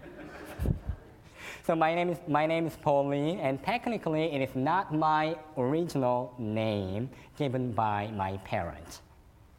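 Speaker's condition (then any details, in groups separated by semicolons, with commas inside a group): Cleft lip and palate; fed formula and cow milk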